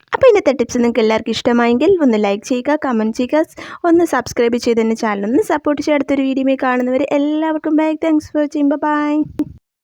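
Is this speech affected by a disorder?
No.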